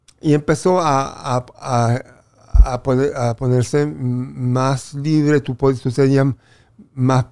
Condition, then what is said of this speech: Stuttering. El, tartamudo sigue siendo tartamudo toda la vida.